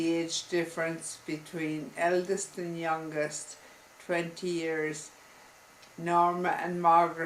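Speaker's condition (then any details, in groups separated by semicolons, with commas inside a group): Multiple sclerosis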